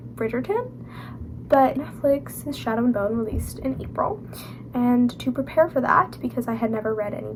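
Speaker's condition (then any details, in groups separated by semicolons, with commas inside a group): No condition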